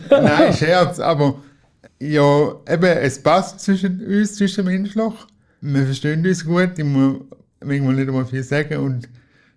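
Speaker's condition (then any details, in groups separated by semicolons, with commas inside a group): Cerebral palsy; cerebral palsy since birth, physical not cognitive, wheelchair user, moved on knees as child; needs daily help, personal assistance via IV assistance contribution for almost 10 years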